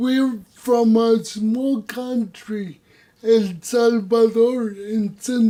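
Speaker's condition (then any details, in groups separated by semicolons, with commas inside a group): Cerebral palsy; voice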